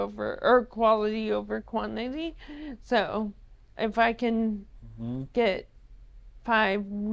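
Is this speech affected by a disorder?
Yes: ALS.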